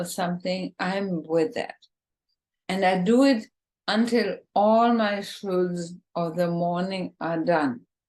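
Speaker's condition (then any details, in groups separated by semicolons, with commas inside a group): ALS, bulbar form, bulbar onset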